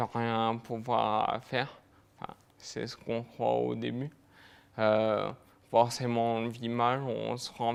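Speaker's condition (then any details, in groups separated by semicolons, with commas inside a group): Multiple sclerosis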